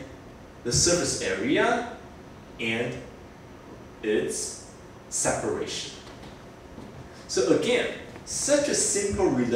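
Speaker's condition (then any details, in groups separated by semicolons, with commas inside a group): No condition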